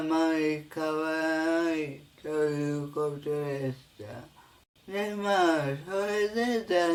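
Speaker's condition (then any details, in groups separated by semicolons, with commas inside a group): Cerebral palsy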